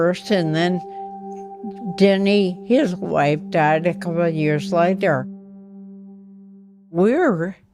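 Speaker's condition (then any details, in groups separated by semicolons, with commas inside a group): Ataxia; progressive, cannot write or type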